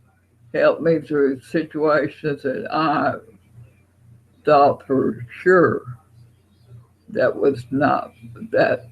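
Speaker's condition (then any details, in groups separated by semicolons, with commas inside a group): Parkinson's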